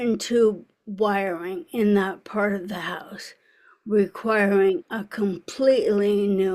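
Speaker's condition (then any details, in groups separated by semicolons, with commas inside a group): ALS; speech audibly affected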